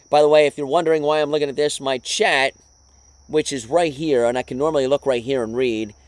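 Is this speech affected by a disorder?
No.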